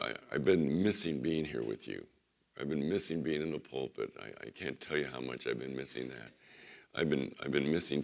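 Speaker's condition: Vocal cord surgery recovery; voice not ready for full message, doctor limits teaching to 10-15 minutes

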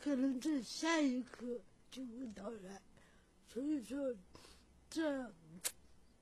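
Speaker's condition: Cerebral palsy; handwriting very difficult

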